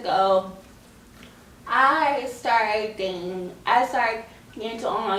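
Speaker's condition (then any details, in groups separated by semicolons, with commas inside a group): Cerebral palsy; scoliosis, spine and leg surgery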